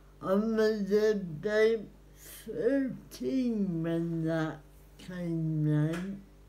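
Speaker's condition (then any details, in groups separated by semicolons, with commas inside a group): Cerebral palsy; spastic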